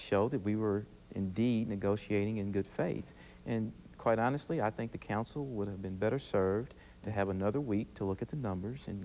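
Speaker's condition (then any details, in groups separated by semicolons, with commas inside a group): No condition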